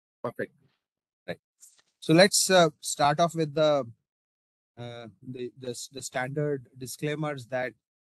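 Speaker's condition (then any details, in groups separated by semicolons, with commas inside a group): No condition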